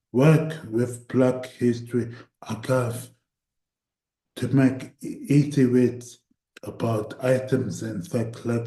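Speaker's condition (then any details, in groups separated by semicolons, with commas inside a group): Cerebral palsy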